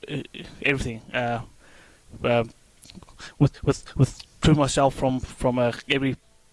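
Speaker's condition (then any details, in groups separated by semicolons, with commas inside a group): Stutter; childhood onset after rat poison ingestion, hospitalized, first blamed on nerve damage, later found genetic; about 29 years since onset, told not curable, educated by Dr. Bird at Blank Center; severe in childhood, withdrew socially, avoided public speaking and answering telephone; repeated sounds, repeated words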